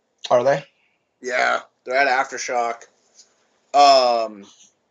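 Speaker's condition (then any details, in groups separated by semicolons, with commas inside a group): No condition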